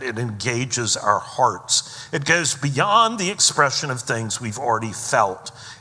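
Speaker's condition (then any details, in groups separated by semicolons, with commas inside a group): No condition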